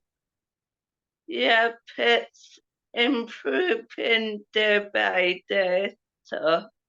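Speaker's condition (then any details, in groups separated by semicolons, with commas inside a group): Cerebral palsy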